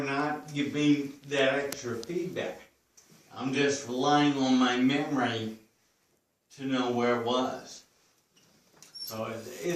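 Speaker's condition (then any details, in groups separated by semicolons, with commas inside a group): Friedreich's ataxia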